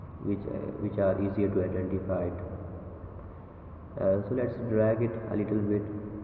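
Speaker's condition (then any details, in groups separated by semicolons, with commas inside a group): No condition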